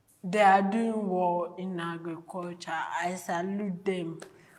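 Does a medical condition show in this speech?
Yes: cerebral palsy; from birth.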